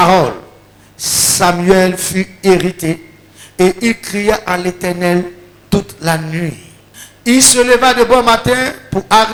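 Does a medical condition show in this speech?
No.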